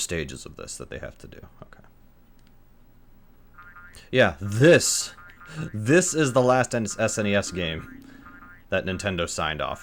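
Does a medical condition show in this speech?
No.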